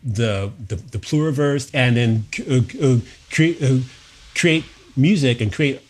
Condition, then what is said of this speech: Stuttering. I don't think that, you know, fluency in my home language precludes me not stuttering.